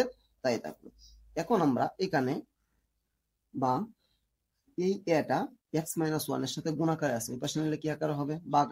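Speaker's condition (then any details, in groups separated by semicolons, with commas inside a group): No condition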